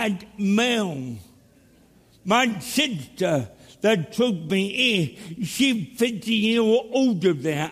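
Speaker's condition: Cerebral palsy; speech impediment

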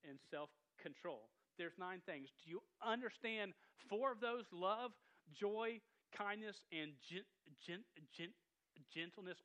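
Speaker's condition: Stuttering; stutter noticed by listeners after speaking in big church, regular youth group unaware of it; repeated sounds, prolonged sounds, blocks

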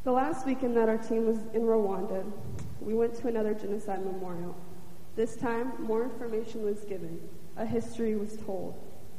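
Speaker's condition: No condition

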